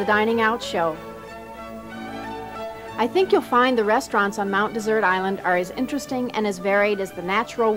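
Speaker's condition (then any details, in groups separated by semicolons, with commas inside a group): No condition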